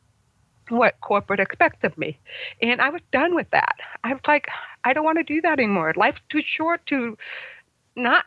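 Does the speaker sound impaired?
Yes: congenital hearing loss, congenital, about 75% hearing loss.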